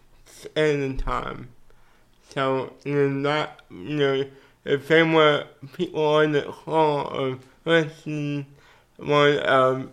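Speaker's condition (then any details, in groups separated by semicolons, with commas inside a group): Cerebral palsy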